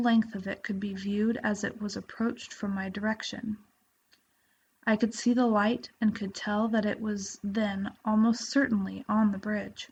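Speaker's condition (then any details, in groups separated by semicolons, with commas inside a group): No condition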